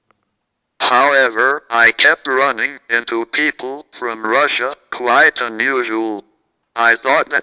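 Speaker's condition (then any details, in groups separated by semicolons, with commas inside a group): Cerebral palsy, speech-generating device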